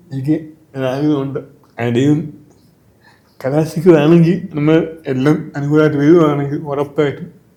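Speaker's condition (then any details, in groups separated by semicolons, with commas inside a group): Cerebral palsy; from birth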